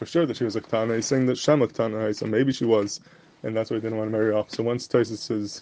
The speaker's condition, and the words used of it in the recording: No condition.